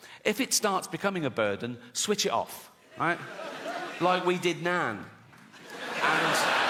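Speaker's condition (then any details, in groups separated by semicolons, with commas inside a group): No condition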